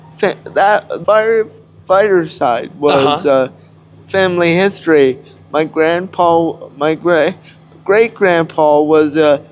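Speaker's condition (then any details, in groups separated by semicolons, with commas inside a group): Cerebral palsy; cannot walk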